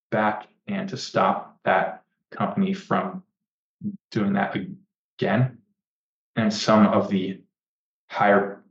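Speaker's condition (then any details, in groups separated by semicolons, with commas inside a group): Stutter; onset in early childhood, worsened markedly at puberty, family history: uncle, cousin, grandfather, two younger brothers; mostly blocks, more severe than brother's, no stuttering when talking only to himself or reflexively; blocks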